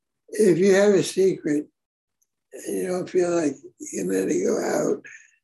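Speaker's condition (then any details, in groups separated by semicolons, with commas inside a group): Parkinson's; on Parkinson's medication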